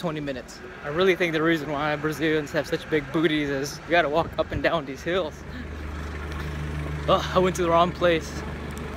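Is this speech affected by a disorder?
No.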